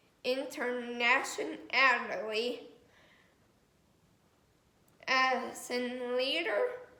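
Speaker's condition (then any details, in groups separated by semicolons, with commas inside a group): Cerebral palsy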